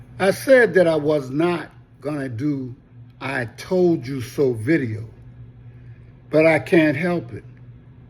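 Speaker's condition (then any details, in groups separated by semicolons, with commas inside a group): No condition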